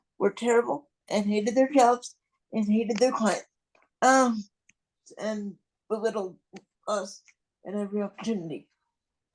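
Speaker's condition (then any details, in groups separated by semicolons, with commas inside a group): Cerebral palsy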